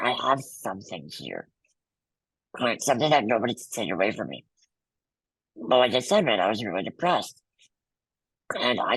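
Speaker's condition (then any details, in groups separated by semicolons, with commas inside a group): Muscular dystrophy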